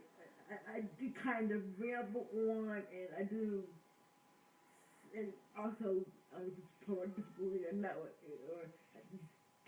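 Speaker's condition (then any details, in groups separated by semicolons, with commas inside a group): Cerebral palsy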